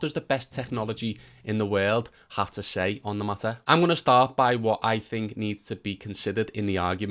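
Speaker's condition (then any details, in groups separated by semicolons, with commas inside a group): No condition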